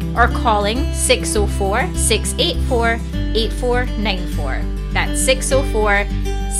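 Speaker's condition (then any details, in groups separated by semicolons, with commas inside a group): No condition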